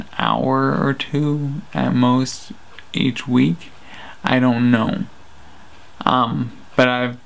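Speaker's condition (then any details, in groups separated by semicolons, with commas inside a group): Traumatic brain injury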